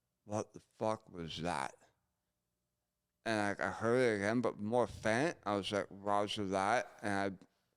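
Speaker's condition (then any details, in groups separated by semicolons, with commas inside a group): Gunshot injury to chin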